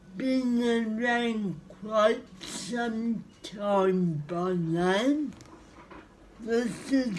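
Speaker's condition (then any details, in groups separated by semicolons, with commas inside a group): Cerebral palsy; spastic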